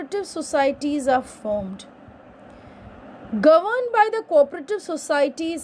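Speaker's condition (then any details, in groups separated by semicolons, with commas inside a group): No condition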